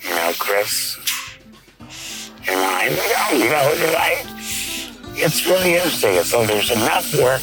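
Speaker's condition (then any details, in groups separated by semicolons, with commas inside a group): Laryngectomy; rattles esophagus like vocal cords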